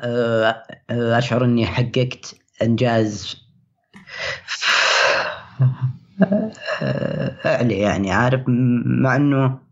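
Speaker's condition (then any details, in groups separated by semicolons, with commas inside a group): Stuttering; stutter from about age 10, mild then worsening, obstacle by 15, later stuttering control program; worst period of stutter currently, stutter increased, anxiety disorder treated at psychiatric clinic; stutter greatly controlled after program, now increased again, hardest in meetings and work communication; blocks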